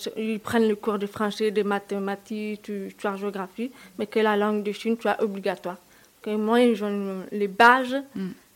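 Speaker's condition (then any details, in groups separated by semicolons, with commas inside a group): Hard of hearing; uses sign language (LSF) for communication, would need an interpreter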